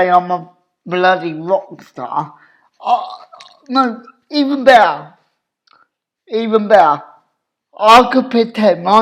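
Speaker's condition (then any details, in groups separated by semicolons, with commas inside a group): Cerebral palsy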